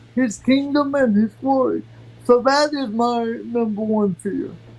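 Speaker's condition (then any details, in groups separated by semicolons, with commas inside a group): Cerebral palsy; from birth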